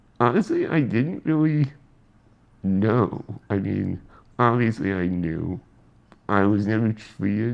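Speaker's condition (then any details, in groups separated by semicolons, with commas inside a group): Spinal muscular atrophy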